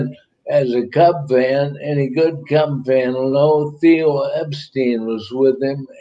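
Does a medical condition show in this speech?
Yes: ALS; about a year since diagnosis.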